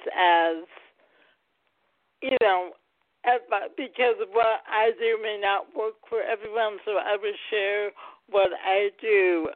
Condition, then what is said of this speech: Cerebral palsy. She was diagnosed with cerebral palsy, and excuse me if I'm pronouncing it incorrectly, which affects her speech and more.